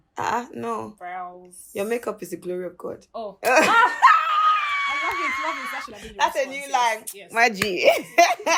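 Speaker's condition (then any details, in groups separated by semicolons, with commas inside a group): No condition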